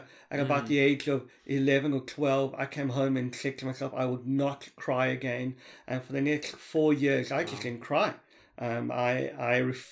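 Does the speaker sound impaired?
Yes: cleft palate (Pierre Robin syndrome); congenital Pierre Robin syndrome, severe cleft palate, underdeveloped chin, nasal passages, ear, nose and throat affected, hearing problems; delayed speech development, audible speech impediment, listeners often ask for repetition.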